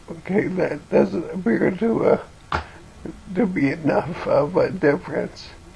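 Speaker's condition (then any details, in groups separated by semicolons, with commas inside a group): Cerebellar ataxia from brain tumour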